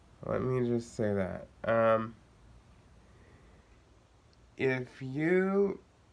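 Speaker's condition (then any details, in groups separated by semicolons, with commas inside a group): Cerebral palsy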